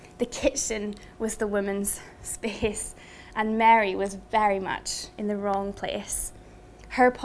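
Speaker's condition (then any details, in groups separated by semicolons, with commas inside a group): No condition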